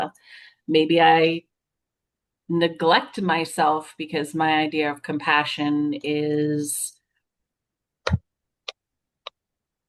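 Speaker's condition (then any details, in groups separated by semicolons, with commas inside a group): No condition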